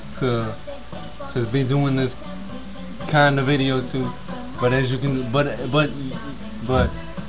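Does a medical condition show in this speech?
No.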